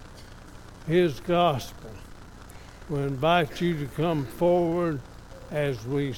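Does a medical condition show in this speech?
Yes: ALS; somewhat affected, evident today.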